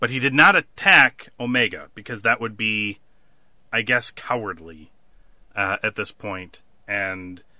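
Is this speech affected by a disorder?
No.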